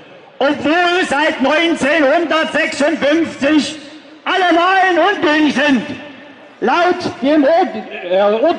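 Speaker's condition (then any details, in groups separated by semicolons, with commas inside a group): No condition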